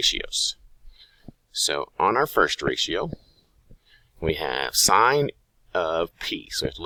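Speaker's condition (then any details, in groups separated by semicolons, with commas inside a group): No condition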